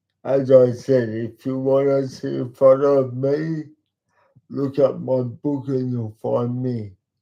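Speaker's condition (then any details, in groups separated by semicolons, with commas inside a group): Cerebral palsy; talks slowly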